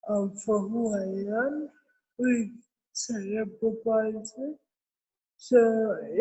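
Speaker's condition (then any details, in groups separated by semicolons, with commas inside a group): Cerebral palsy; therapy from six months old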